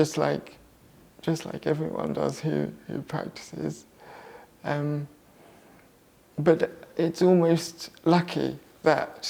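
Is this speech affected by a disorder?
Yes: cerebral palsy; left-sided muscle tension.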